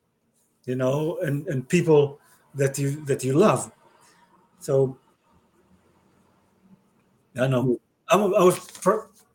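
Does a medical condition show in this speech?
Yes: aphasia after stroke; aphasia caused by stroke about 30 years ago, permanent; expresses self relatively well, unlike others who cannot, rambles off track a little.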